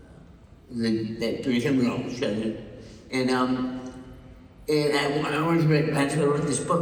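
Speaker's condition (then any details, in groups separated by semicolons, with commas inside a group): Parkinson's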